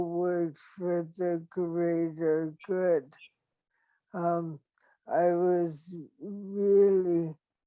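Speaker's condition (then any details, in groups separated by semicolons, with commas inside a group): ALS; operation six months ago, then intensive care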